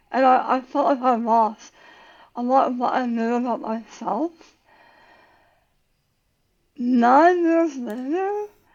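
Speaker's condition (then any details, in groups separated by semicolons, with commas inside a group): Tongue cancer surgery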